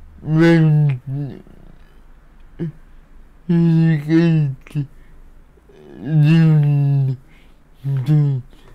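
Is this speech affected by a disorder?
Yes: cerebral palsy; severe disability; speech impairment.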